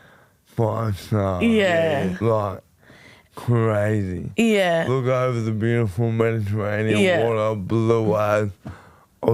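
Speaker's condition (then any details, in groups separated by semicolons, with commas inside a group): Motor neurone disease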